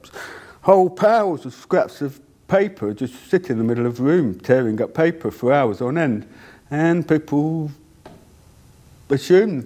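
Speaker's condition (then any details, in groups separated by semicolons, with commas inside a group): Deafness; cannot hear own voice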